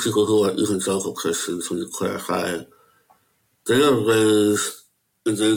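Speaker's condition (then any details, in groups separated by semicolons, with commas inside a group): Möbius syndrome; incomplete lip closure, certain letters hard to pronounce, not understood by everybody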